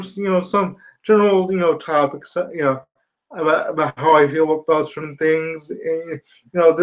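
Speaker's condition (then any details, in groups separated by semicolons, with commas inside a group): Spastic quadriplegia cerebral palsy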